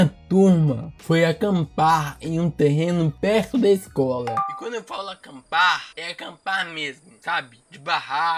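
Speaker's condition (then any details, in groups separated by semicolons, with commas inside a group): Cerebral palsy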